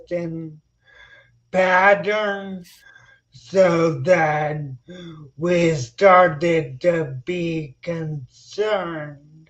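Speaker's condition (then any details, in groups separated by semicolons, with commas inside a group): Spinocerebellar ataxia; onset at 26, slow progression, hand jerks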